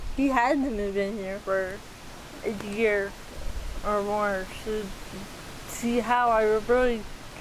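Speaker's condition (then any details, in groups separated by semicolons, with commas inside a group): Athetoid cerebral palsy, moderate; may be difficult to understand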